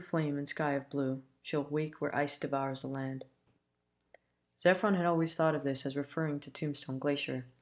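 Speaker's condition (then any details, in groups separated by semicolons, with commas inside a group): No condition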